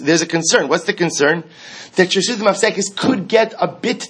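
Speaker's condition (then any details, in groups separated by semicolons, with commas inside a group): No condition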